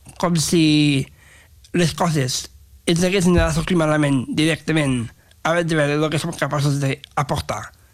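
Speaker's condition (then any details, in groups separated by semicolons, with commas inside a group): Down syndrome; present since early childhood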